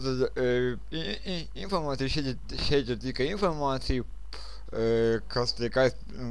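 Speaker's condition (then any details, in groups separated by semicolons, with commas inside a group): Cerebral palsy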